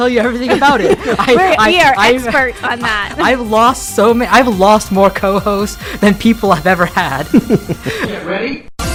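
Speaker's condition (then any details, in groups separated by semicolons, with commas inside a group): No condition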